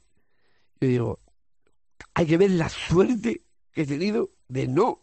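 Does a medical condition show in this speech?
Yes: Down syndrome; trisomy 21, three copies of chromosome 21, genetic, congenital, age 47; lives alone with home help.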